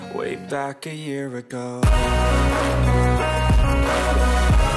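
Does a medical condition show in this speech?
No.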